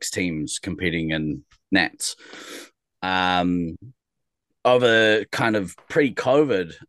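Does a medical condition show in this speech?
No.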